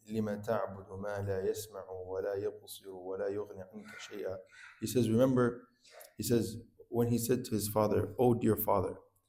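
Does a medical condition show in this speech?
No.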